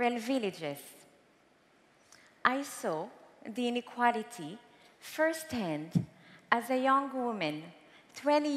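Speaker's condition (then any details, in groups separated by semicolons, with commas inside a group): No condition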